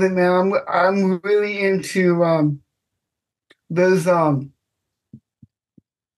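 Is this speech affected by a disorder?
Yes: cerebral palsy; self-conscious about speech.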